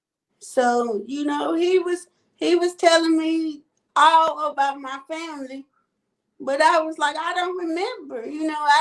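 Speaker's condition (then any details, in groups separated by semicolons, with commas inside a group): Cerebral palsy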